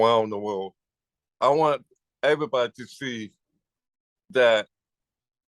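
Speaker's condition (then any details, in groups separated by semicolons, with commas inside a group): Cerebral palsy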